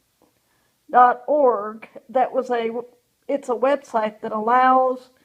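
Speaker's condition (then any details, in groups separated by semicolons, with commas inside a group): Cerebral palsy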